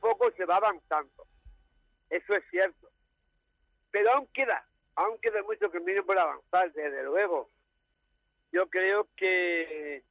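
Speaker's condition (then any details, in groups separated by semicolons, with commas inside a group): Down syndrome; genetic, extra chromosome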